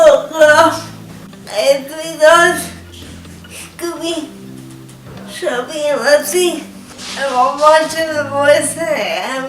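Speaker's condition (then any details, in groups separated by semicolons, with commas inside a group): Cerebral palsy; scoliosis, lordosis, spinal fusion rods C1 to tailbone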